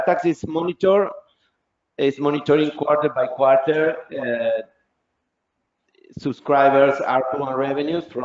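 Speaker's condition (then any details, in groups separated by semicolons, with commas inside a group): No condition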